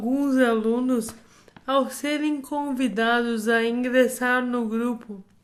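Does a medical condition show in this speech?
Yes: amyotrophic lateral sclerosis.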